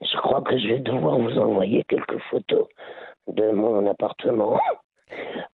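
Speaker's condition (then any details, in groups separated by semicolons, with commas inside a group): Laryngeal cancer; later lung cancer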